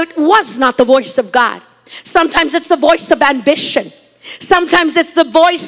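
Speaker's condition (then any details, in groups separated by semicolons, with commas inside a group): No condition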